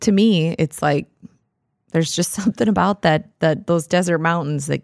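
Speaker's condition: No condition

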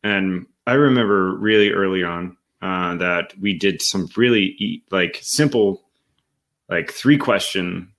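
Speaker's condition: No condition

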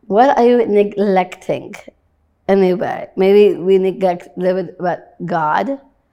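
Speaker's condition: Down syndrome

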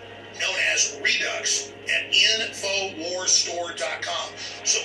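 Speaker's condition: No condition

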